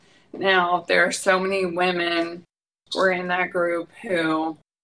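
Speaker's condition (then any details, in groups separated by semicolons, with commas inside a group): ALS; young onset, diagnosed in 30s, spinal surgery before diagnosis without improvement; progressing physically; uses a voice amplifier when talking, host hears her fine without it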